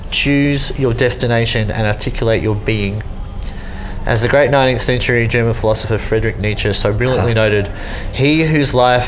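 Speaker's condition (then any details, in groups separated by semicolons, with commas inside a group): Cleft lip and palate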